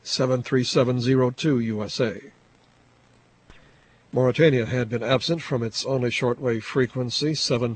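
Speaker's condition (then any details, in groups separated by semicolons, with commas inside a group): No condition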